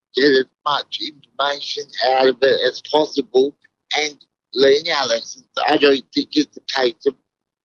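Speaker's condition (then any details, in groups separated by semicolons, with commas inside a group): Cerebral palsy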